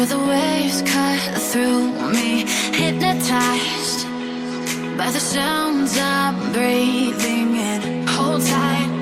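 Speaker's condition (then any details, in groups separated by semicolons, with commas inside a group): No condition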